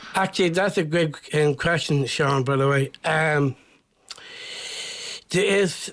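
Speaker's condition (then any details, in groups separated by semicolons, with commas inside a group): Down syndrome; intellectual disability, speech and drama training from childhood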